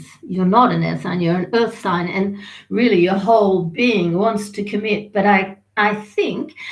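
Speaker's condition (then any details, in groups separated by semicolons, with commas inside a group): No condition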